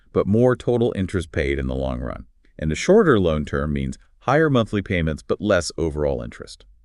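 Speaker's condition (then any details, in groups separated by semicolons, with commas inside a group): No condition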